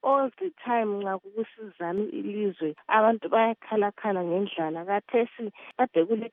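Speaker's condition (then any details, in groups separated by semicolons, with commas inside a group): No condition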